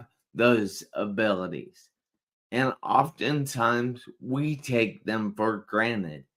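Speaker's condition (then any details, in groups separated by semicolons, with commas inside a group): Traumatic brain injury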